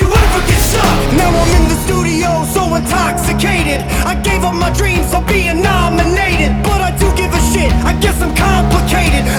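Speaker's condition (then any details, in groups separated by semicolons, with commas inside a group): No condition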